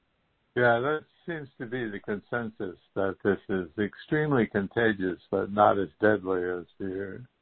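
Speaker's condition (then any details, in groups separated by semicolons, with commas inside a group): Parkinson's; stem cell infusions in Houston, infusions finished, assessment due in September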